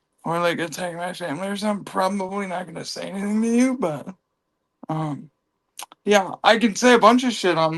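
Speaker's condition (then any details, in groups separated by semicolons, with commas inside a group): Cerebral palsy; from birth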